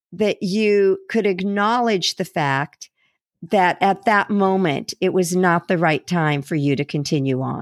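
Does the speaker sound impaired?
No.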